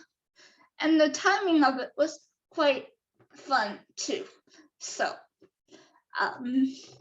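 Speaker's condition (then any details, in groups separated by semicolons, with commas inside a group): Cerebral palsy; affects all four limbs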